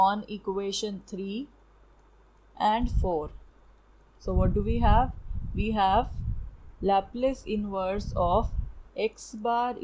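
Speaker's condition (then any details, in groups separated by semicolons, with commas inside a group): No condition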